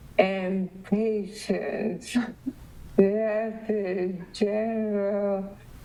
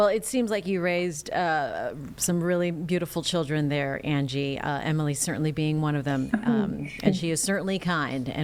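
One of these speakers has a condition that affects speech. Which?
The first: ALS; limb onset, foot drop; diagnosed about nine months after onset.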